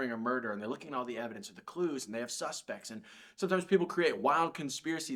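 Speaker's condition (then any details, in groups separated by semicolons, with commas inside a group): No condition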